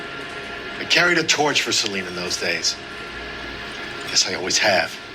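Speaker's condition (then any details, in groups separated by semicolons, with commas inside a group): No condition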